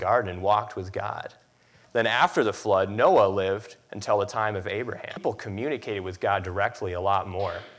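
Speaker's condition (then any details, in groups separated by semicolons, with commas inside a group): No condition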